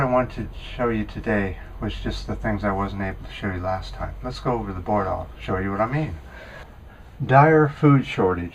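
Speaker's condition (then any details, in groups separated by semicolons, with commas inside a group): No condition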